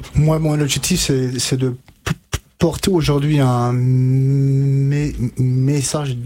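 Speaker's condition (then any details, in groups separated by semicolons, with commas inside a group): Stuttering; onset at age 5 to 6, untreated in childhood, severe until about age 20, therapy from 20; about 27 years since onset, years of therapy with Catherine Daubier, Nancy stuttering specialist, fluency techniques; blocks and repetitions now, formerly could not finish a sentence without blocking, froze reading aloud; repeated sounds, repeated words, prolonged sounds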